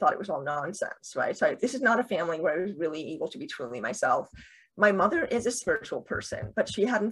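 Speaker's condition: Deafness with cochlear implants

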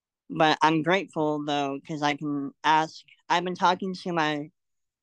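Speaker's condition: Cleft lip and palate; congenital

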